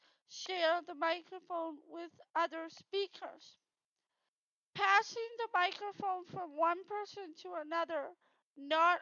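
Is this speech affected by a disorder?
Yes: hearing loss with cochlear implants; FM systems in elementary and high school, neck loop receiver about one school year in elementary.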